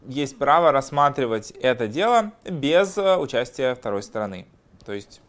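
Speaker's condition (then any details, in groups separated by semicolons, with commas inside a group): No condition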